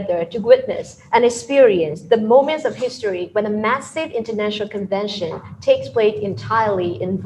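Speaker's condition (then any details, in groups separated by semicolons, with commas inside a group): No condition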